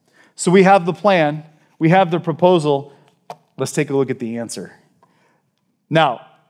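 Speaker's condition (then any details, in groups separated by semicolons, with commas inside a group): No condition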